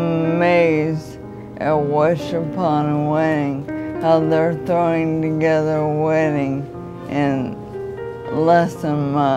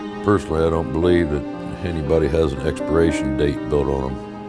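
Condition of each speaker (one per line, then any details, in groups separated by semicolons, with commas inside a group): ALS; leg braces to stand, needs help with daily care
No condition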